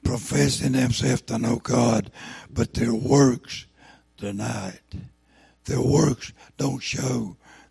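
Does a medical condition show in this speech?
Yes: throat cancer, lost vocal cord; kept trying to preach with no voice.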